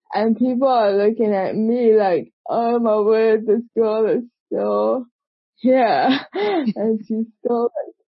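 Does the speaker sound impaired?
Yes: cerebral palsy; present from birth.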